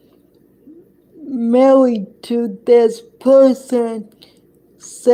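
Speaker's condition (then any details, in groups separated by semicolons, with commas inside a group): Cerebral palsy; affects hand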